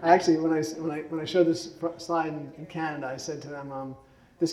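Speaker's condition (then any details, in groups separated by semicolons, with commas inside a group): Parkinson's; stopped working as lawyer at 48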